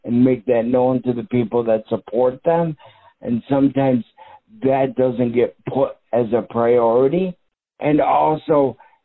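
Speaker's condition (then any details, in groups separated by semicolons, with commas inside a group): Cerebral palsy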